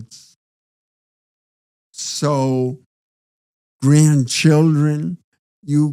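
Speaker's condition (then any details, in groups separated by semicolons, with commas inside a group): Parkinson's disease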